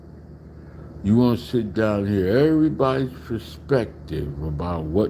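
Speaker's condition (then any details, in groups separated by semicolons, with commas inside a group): Slurred speech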